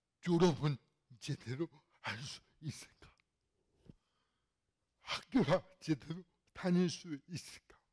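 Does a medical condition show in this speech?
Yes: cerebral palsy; fairly severe in childhood.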